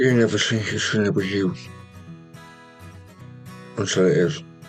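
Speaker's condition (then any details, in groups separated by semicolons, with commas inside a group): Tongue cancer, hemiglossectomy; numbness in face, neck and jaw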